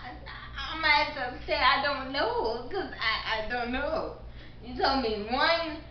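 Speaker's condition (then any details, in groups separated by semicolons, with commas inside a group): Cerebral palsy; caused by birth stroke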